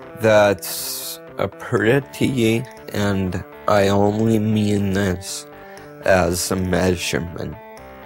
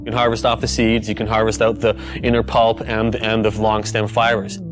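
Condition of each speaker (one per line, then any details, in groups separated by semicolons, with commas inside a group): Multiple sclerosis
No condition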